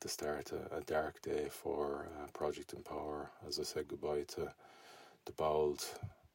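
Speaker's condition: No condition

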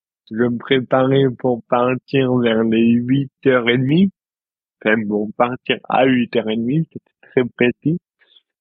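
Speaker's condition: Dystonia; present since birth

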